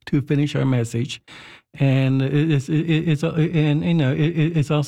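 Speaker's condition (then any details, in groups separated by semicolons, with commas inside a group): Stuttering; no cure, spent decades masking stuttering; repetitions, prolongations and blocks, past anxious blocks into silence on phone calls; repeated sounds, repeated words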